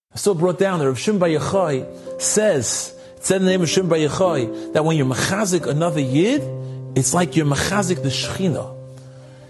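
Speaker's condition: No condition

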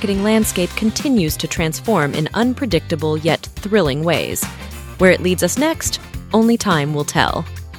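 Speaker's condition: No condition

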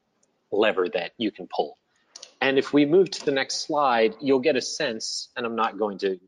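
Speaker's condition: No condition

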